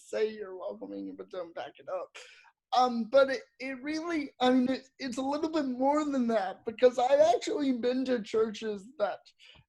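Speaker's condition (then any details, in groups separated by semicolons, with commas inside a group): Cerebral palsy; audibly affected speech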